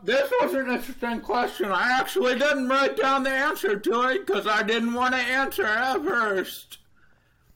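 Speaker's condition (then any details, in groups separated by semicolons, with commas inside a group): Deafness, Neurofibromatosis Type 2; first half deaf, then 2 months of no hearing, then amplifier gave some hearing; uses Live Transcribe on phone, requested interpreter in interviews, alert device with flashing LEDs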